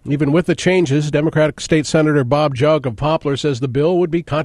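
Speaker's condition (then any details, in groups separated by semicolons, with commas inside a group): No condition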